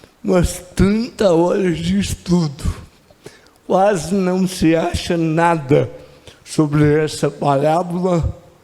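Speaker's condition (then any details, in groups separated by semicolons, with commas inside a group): Cerebral palsy; predicted not to speak or walk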